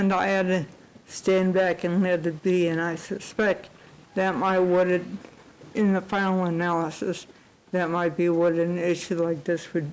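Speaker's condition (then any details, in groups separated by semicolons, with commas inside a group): Cerebral palsy; unable to type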